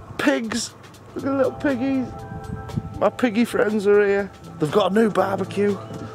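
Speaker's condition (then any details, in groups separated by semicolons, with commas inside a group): No condition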